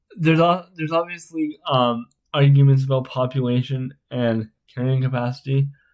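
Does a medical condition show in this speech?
Yes: spastic cerebral palsy.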